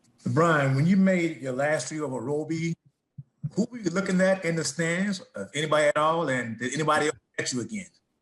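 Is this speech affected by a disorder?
No.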